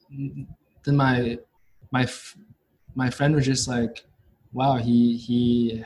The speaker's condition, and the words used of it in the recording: Stuttering. And when I felt relaxed and I felt like I can be open, then I felt like I hardly stuttered at all.